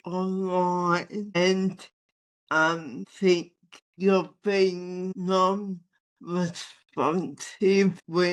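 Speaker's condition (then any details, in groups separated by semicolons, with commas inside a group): Athetoid spastic cerebral palsy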